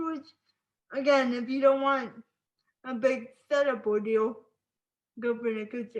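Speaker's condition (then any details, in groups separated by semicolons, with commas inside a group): Spastic cerebral palsy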